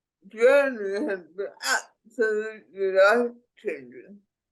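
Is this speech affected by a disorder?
Yes: cerebral palsy; speech impediment.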